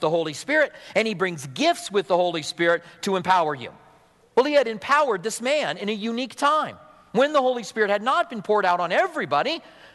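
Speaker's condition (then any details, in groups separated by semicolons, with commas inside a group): No condition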